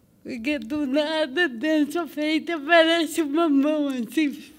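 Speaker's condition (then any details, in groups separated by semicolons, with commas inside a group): Cerebral palsy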